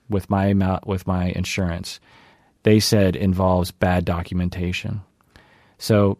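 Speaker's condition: No condition

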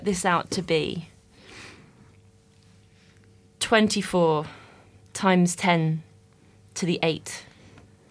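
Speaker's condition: No condition

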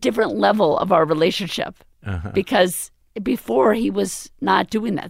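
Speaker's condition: Vocal cord paralysis, left vocal cord; current voice temporary after recent surgery, swallowing still hard

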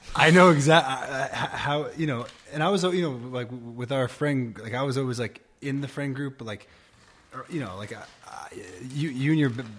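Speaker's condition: Stuttering; stutter since childhood, lifelong; late in day, tired, hard to focus and get into flow; talking always hard, harder out of flow or when others speak over; repeated sounds

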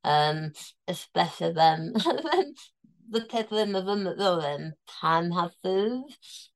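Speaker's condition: Tongue cancer, near-total glossectomy, stage 4 tongue cancer; eats liquid and pureed foods

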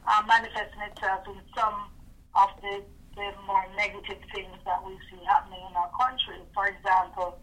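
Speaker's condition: No condition

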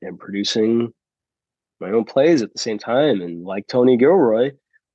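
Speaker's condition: No condition

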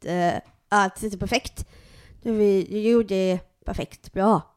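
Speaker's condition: Down syndrome; congenital, extra chromosome, 47 instead of 46, recognised about two hours after birth; age 22, nearly 23

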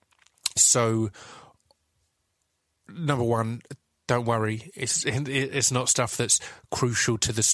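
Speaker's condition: Stutter; long-standing stutter, known to regular listeners; very nervous recording over serious subject; stuttered more than on any other episode, due to nerves over serious subject; repeated sounds, prolonged sounds

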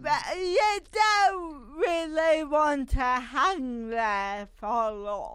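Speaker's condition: Cerebral palsy

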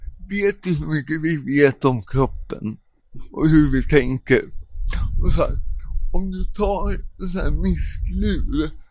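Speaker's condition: Cerebral palsy; caused by not breathing for first 45 minutes of life

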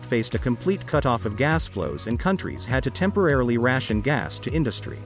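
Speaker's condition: No condition

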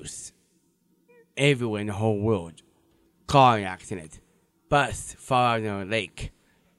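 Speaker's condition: Down syndrome

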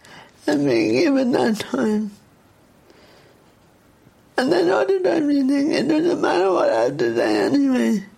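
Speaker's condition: Cerebral palsy; speech therapy as a child, over 20 years ago; poor voice control, long words take breath, slow, often misunderstood, hard to hear in crowds

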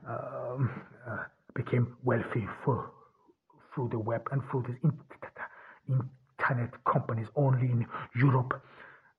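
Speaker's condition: Stuttering; cause unknown, only one in family who stutters, german mother tongue, born in austria; possibly part of why hard to be listened to at university; repeated sounds, prolonged sounds, blocks

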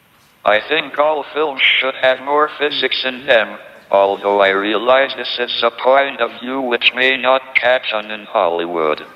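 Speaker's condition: ALS, tracheotomy, speech-generating device; tracheotomy after critical pneumonia during CERN visit, computerized speech synthesizer

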